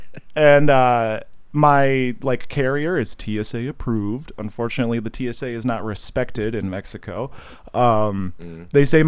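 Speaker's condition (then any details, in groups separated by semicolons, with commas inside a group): No condition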